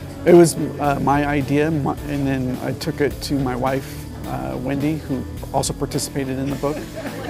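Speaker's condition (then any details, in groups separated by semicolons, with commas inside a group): No condition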